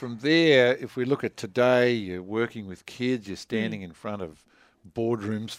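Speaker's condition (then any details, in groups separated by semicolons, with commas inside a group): No condition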